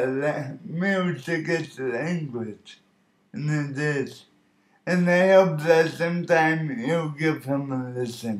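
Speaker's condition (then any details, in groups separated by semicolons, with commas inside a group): Cerebral palsy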